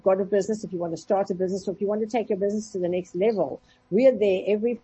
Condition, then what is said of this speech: No condition.